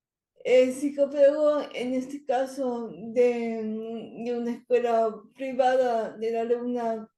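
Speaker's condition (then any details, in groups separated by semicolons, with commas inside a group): Cerebral palsy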